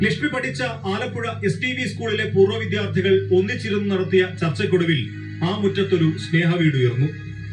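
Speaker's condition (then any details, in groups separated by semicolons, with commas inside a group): No condition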